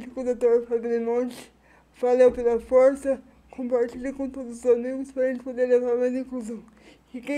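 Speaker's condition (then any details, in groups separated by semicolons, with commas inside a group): Cerebral palsy; spasticity, premature birth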